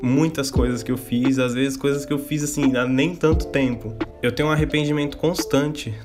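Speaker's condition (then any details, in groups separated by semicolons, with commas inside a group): No condition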